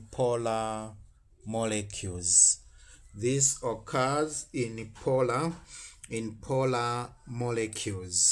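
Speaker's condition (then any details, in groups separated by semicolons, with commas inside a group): No condition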